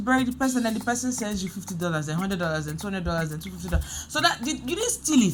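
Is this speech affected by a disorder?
No.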